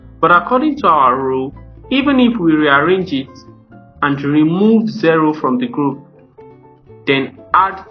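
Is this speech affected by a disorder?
No.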